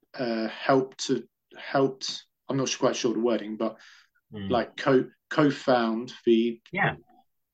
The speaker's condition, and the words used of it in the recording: Stuttering. As opposed to saying January, which I find quite hard to say.